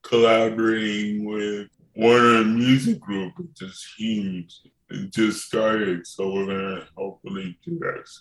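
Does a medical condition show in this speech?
Yes: cerebral palsy; from birth.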